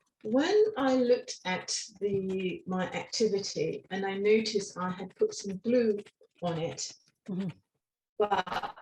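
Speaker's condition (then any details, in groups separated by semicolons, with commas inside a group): No condition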